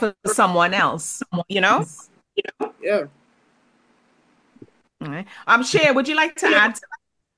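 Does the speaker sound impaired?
No.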